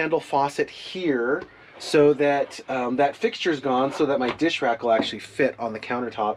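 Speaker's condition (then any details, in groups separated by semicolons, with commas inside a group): No condition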